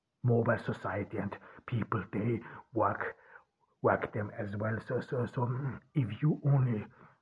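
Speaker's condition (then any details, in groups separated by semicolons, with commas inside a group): Stuttering; cause unknown, only one in family who stutters, german mother tongue, born in austria; possibly part of why hard to be listened to at university; repeated sounds, repeated words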